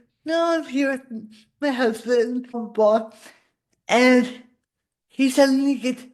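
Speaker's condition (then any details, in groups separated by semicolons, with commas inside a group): Cerebral palsy; spasticity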